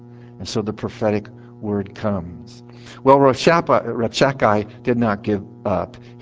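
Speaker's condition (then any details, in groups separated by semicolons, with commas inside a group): No condition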